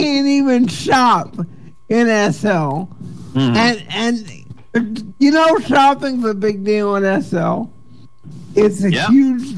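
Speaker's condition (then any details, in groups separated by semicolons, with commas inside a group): Cerebral palsy; speech sounds drunk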